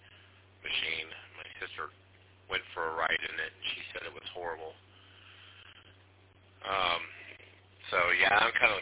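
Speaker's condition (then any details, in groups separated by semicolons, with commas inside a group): No condition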